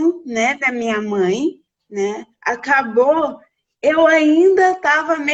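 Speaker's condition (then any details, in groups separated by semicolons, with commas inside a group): Cerebral palsy; from birth, premature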